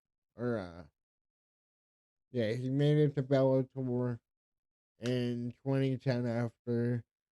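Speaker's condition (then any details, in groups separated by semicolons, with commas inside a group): Cerebral palsy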